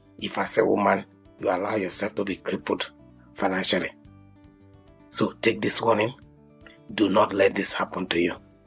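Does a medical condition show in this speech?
No.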